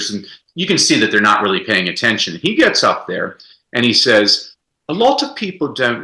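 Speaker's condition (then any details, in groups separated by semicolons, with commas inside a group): No condition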